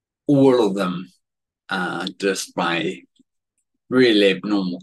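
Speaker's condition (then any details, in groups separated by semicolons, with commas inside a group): Cerebellar atrophy; said to be genetic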